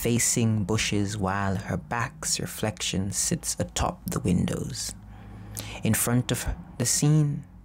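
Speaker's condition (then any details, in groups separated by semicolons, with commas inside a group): No condition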